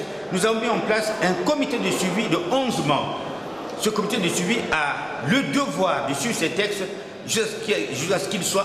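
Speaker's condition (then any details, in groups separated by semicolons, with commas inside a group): No condition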